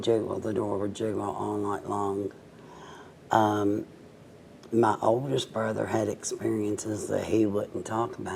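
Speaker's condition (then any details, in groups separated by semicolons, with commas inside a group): Cerebral palsy, mild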